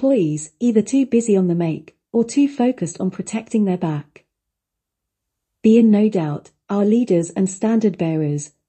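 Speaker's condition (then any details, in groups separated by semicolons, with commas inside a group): No condition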